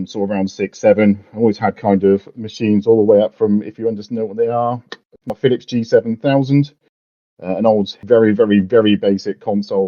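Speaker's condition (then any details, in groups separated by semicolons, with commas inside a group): No condition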